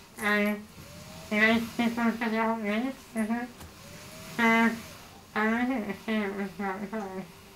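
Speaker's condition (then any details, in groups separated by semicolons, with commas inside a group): Facioscapulohumeral muscular dystrophy; tracheostomy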